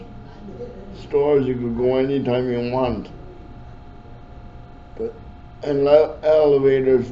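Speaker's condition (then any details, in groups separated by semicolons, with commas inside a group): Cerebral palsy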